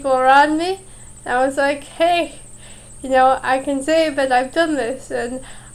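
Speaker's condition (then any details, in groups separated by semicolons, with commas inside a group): Cerebral palsy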